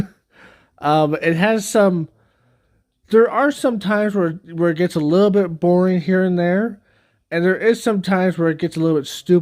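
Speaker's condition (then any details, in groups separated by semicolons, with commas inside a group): No condition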